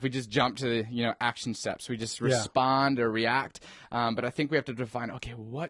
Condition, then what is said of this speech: No condition.